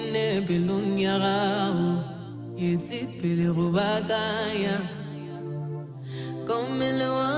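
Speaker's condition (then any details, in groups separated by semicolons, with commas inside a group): No condition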